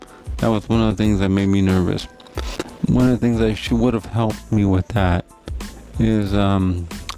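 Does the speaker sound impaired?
Yes: cerebral palsy; multiple childhood bone surgeries in the 70s, pre-op sedatives, codeine shots after surgery.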